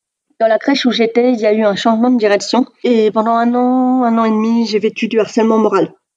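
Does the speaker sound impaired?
Yes: deafness; deaf since childhood, diagnosed age four, hearing aids since four, from extreme prematurity, neonatal resuscitation; severe-to-profound, worsened from moderate-severe, progressive, not hereditary, hearing dog Lucky for four years; oralist, uses some sign language.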